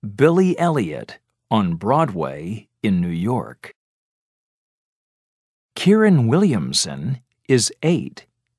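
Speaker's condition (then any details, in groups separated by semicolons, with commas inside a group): No condition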